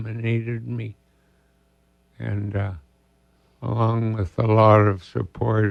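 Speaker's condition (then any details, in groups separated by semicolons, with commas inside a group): ALS; diagnosed about two years ago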